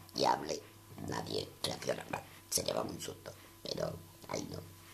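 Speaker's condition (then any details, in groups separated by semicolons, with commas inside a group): Total laryngectomy; new voice after larynx removal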